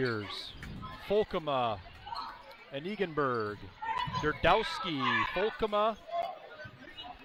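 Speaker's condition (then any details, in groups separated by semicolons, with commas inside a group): No condition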